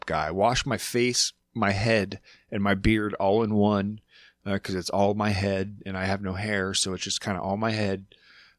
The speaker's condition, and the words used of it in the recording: None; typical speech.